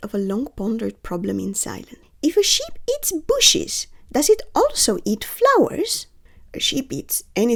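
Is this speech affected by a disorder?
No.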